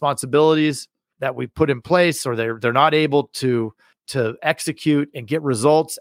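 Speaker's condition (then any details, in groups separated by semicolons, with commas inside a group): No condition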